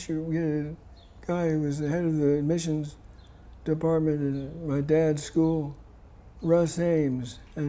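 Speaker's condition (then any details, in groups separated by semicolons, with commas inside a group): Parkinson's disease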